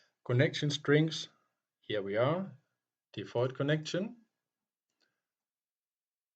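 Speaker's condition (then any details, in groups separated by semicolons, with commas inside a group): No condition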